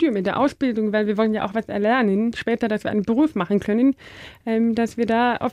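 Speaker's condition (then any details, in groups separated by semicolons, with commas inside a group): Deafness; deaf from birth, hears from 80 decibels, nothing under 120 without aids, Phonak hearing aids, lip-reads; learned speaking as child using balloons, speaks well, better than many deaf people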